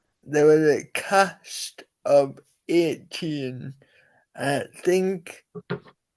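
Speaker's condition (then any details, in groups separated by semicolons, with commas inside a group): Cerebral palsy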